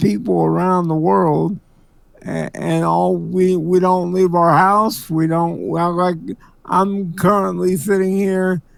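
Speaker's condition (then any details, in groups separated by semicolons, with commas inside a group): Cerebral palsy; speech sounds drunk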